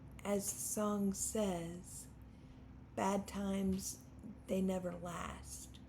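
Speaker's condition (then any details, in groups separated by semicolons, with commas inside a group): Spastic quadriplegic cerebral palsy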